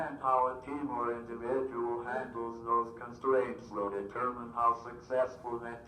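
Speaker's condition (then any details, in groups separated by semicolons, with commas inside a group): Cerebral palsy, athetoid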